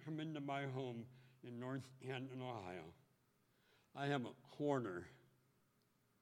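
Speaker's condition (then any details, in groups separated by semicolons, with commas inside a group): Speech impediment; mirror under lips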